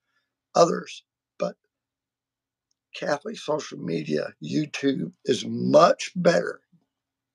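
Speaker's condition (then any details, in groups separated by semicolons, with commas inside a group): Vocal cord surgery; multiple vocal cord surgeries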